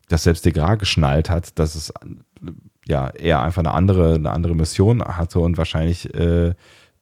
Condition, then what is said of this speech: No condition.